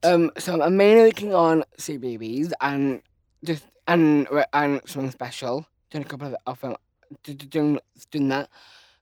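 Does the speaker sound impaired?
Yes: Down syndrome.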